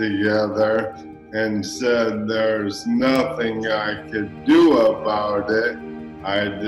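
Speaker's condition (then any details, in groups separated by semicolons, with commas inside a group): ALS; recently diagnosed, changing; clear before diagnosis, speech since changed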